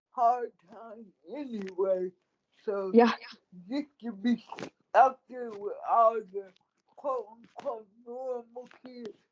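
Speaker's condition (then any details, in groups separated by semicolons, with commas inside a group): Cerebral palsy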